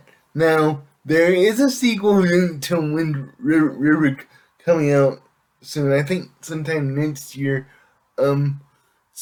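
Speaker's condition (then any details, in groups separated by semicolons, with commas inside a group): Cerebral palsy; affects all muscles; able to speak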